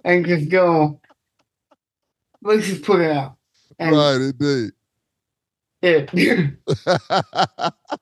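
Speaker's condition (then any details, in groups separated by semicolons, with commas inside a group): Cerebral palsy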